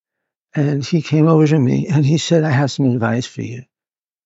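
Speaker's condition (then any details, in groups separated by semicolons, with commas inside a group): Parkinson's; audio hard to capture at points, partly due to movement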